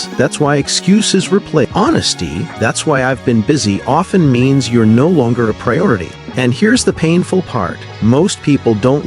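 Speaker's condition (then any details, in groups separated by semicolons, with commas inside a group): No condition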